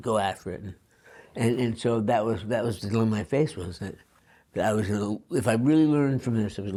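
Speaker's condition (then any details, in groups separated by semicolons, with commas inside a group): Parkinson's disease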